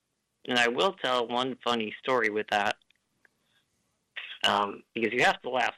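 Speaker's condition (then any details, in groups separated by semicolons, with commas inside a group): Duchenne muscular dystrophy; Duchenne muscular dystrophy diagnosed at age 3, power chair since about age 10; uses ventilator to breathe; ventilator may be audible, speech cadence slightly different but works well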